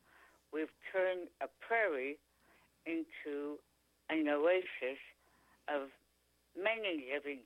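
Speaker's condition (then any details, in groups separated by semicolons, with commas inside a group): Tongue cancer; second surgery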